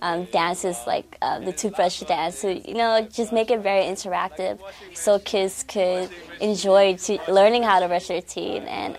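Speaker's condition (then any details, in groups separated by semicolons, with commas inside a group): Cleft lip and palate; congenital cleft lip and palate, roof of mouth and lips not fully formed, repaired by dentists, oral surgeons, doctors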